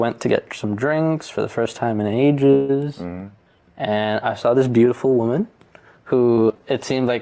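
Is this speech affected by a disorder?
No.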